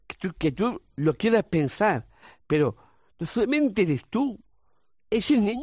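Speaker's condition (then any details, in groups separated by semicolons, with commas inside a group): Down syndrome; congenital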